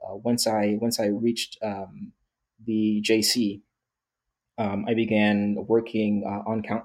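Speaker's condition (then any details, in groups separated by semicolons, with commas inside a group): Stuttering; onset at age 10, worse when trying to impress or rushing, absent when singing or self-talk; stuttered during recording, reset by stopping, backing up, slowing rate; stutters when speaking too fast, muddy jumble, pauses, backs up, slows rate; prolonged sounds, blocks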